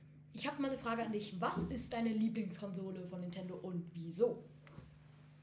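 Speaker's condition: No condition

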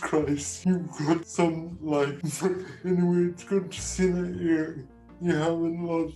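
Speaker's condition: Cerebral palsy; spastic quadriplegic type

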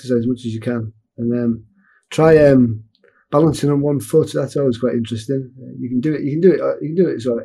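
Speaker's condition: Parkinson's; freezing of gait, stumbling and falls, posture affected, mild onset symptoms, two years of tests, slow progression; sees neurophysiotherapist, park run group, walking football, one-legged squats for leg strength; has attended speech therapy classes

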